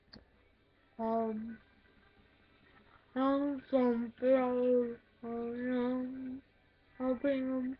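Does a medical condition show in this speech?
Yes: cerebral palsy.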